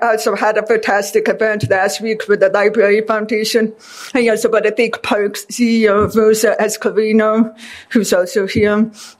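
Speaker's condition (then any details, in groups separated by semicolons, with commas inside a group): Deafness; deaf since childhood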